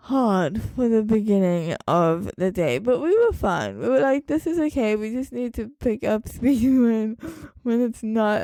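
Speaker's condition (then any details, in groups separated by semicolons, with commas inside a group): Cerebral palsy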